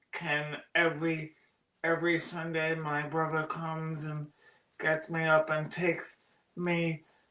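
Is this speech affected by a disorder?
Yes: cerebral palsy; birth oxygen deprivation.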